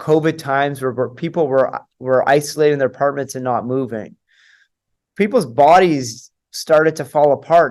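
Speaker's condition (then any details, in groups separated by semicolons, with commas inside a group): No condition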